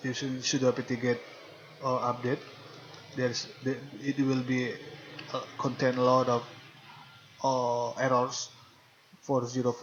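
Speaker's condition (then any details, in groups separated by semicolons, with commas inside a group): No condition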